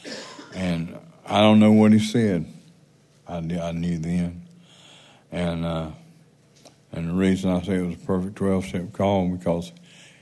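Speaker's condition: Parkinson's

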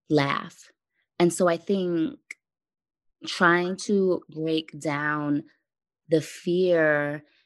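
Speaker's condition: Stuttering; expects stuttering during conversation; prolonged sounds

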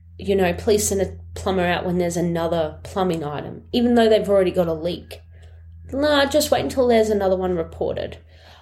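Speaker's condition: No condition

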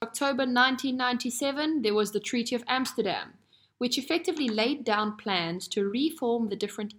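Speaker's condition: No condition

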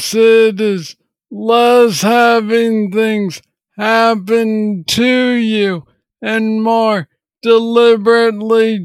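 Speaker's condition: Parkinson's disease; diagnosed at age 35; clear on good days, slurred words when off, intelligibility varies between episodes

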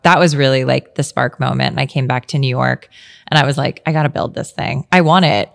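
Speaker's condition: No condition

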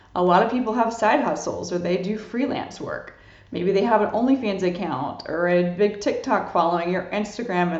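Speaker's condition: No condition

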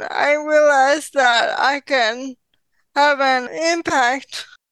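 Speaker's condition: ALS; slower progression than expected

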